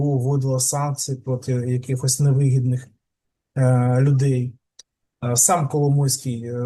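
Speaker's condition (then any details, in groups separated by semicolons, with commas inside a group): No condition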